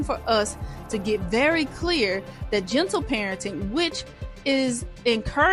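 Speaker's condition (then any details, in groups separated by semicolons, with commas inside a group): No condition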